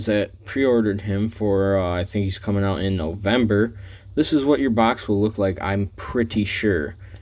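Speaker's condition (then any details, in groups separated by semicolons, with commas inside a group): No condition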